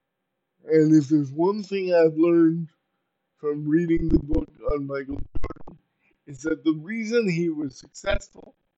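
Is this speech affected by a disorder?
Yes: cerebral palsy; uses power wheelchair, very little fine motor skill, very poor balance.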